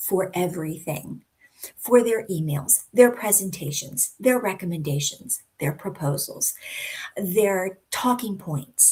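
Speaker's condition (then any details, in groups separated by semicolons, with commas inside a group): No condition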